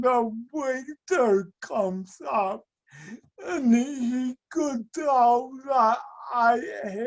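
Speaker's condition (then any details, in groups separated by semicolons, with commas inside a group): Speech and mobility impairment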